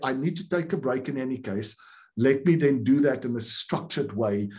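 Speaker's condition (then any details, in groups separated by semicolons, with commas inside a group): No condition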